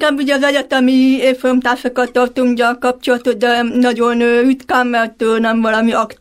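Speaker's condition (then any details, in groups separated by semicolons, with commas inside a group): Deafblindness (hearing impairment); EasyLink MyLink radio system for lectures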